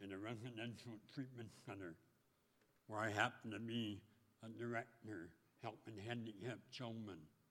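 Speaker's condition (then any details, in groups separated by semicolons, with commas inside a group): Speech impediment; taught tongue movement at 12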